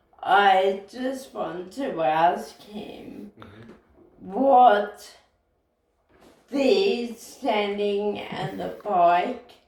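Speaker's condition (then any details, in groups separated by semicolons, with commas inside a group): Friedreich's ataxia; ankle foot orthotics, standing hoist; regular physiotherapy for strength, balance, coordination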